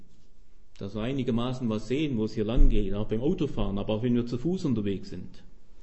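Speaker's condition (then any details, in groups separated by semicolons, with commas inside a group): No condition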